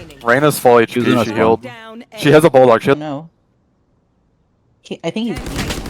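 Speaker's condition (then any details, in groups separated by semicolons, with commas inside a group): No condition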